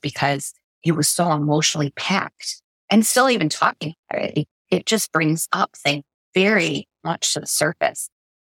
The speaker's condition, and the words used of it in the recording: No condition.